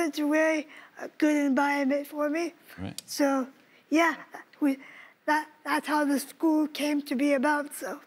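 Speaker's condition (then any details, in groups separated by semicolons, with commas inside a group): Cerebral palsy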